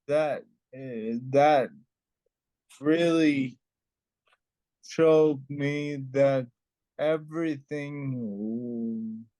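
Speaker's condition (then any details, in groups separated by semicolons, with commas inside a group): Traumatic brain injury; brain surgery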